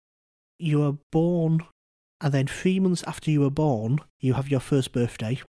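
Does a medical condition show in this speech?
No.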